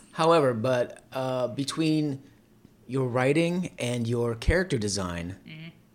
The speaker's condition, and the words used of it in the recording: No condition.